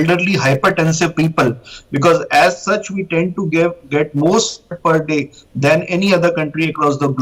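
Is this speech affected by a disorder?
No.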